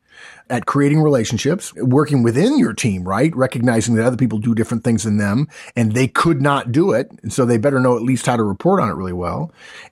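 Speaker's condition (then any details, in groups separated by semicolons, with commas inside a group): No condition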